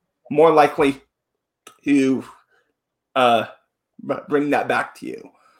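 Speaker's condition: Stuttering; stutter goes away when singing, singing felt like a therapy; blocks

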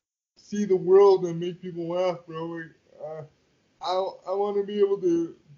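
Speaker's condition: Quadriplegic cerebral palsy; wheelchair user

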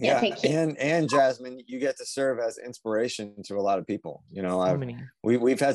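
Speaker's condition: No condition

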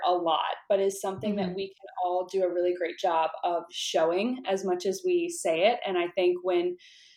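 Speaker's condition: No condition

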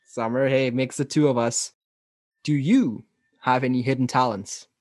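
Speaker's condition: No condition

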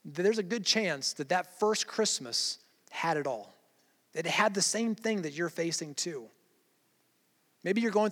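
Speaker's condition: No condition

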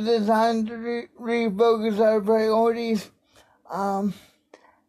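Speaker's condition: Cerebral palsy; wheelchair user

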